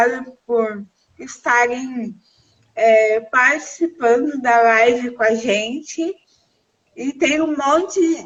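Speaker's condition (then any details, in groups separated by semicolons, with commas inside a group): Cerebral palsy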